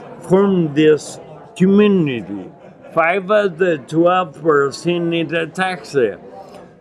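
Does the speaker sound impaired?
Yes: acquired ataxia with dysarthria; Lance-Adams syndrome, contaminated-jacuzzi Legionnaires' pneumonia, 12-day induced coma, brain damage, myoclonus, onset age 39; difficult articulation, speaking feels like elephant on chest, gets winded, bites tongue 2-3 times daily.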